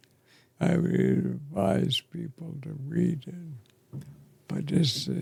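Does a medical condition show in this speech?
Yes: ALS; affects chest and throat.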